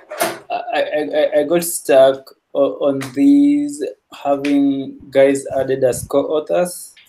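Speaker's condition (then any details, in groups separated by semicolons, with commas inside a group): No condition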